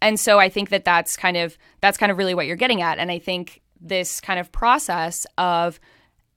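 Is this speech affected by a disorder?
No.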